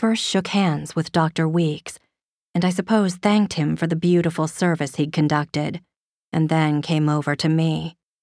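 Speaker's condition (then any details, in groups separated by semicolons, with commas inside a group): No condition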